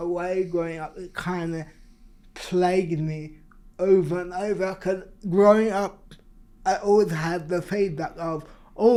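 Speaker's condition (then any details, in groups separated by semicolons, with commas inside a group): Cerebral palsy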